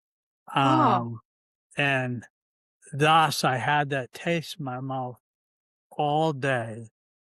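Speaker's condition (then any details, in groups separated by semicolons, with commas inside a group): ALS, C9 mutation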